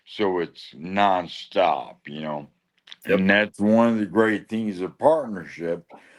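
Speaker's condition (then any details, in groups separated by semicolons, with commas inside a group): Lou Gehrig's disease (ALS)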